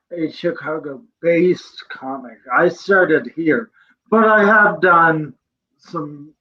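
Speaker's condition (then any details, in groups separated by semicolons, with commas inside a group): Cerebral palsy; present from birth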